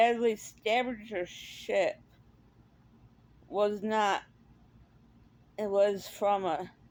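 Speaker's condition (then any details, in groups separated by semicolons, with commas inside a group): Cerebral palsy; speaks differently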